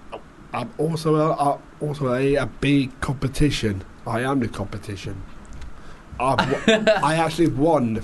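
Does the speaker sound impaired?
Yes: Down syndrome.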